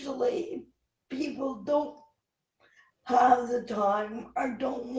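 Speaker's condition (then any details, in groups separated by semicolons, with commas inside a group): Cerebral palsy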